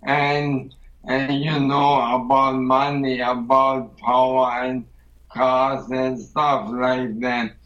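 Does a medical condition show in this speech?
Yes: ALS; sounds drunk to strangers, voice weakened and more bubbling since Camino, wife Steffi helps explain.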